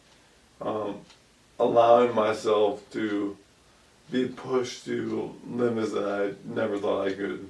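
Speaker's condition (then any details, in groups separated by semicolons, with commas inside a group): ALS; about 2 years since onset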